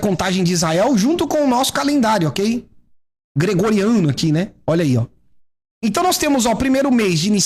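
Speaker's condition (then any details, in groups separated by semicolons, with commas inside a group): No condition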